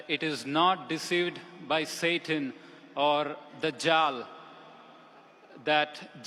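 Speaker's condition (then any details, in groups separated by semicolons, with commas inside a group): No condition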